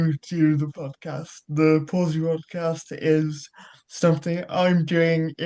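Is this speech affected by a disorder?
Yes: cerebral palsy; childhood surgery.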